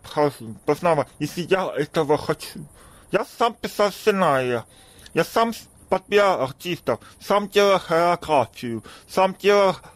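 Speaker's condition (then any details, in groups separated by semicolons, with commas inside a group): Deafness; congenital deafness, since birth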